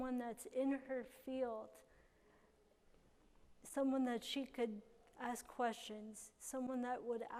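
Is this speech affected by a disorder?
Yes: cerebral palsy.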